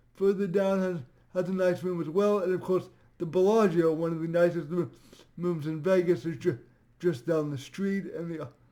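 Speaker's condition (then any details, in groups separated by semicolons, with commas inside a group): Cerebral palsy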